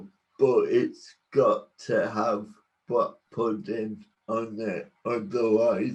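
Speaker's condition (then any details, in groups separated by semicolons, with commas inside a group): Cerebral palsy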